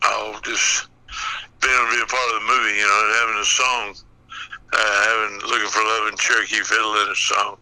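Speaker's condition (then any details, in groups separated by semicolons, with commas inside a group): Parkinson's; brain surgery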